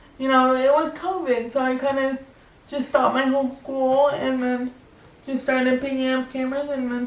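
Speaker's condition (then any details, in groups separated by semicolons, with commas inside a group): Cerebral palsy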